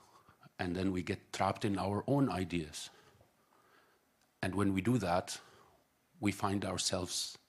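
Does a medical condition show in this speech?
No.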